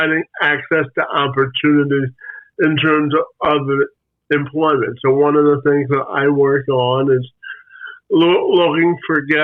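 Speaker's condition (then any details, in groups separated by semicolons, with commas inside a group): Spastic quadriplegic cerebral palsy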